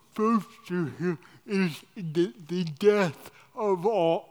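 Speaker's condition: Cerebral palsy

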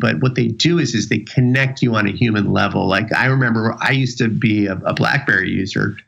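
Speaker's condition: No condition

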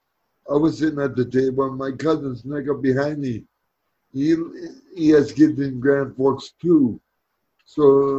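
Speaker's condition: Cerebral palsy; strong startle reflex

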